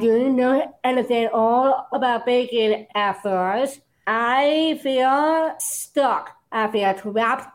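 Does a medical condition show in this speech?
Yes: Down syndrome; Down syndrome since birth; early 30s.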